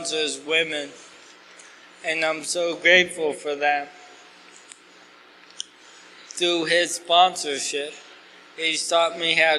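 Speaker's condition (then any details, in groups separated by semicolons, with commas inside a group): ALS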